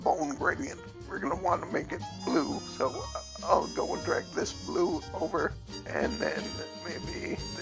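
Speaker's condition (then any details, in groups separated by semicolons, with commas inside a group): Cerebellar ataxia from brain tumour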